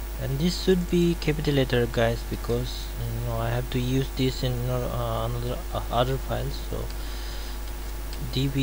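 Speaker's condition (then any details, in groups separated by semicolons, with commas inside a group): No condition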